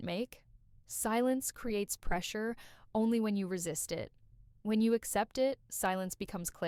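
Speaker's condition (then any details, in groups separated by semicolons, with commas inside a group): No condition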